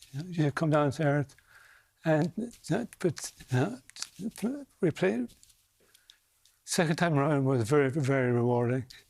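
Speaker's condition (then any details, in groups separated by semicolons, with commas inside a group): Early onset Parkinson's disease; mute about three years, speaking again after DBS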